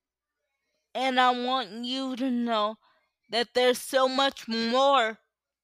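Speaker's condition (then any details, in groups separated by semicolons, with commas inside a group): Cerebral palsy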